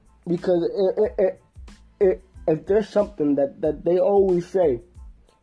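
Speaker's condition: Stuttering; repeated sounds, repeated words

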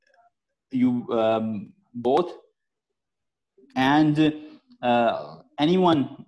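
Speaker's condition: Stammering; persistent stammering, practices speech techniques, PSF Toastmasters Club for stammerers; still stammers, comfortable sharing thoughts, marked improvement over past 4 months with Toastmasters; stumbles in speaking, amount varies, expresses self easily despite stammering; prolonged sounds

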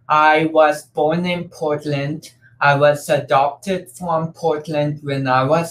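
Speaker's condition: Cerebral palsy; affects speech and coordination

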